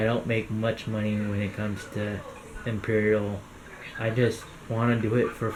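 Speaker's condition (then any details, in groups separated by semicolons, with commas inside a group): Cerebral palsy; caused by stroke hours after birth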